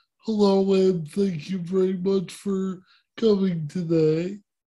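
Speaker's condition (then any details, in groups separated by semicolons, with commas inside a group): Cerebral palsy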